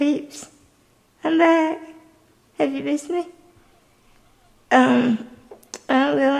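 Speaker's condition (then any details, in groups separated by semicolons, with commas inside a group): Spinal muscular atrophy type 2; type 2, uses wheelchair; breathing treatments, not on newer medication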